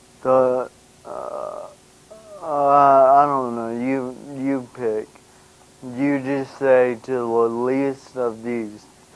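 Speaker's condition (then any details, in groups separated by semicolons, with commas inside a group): Brain injury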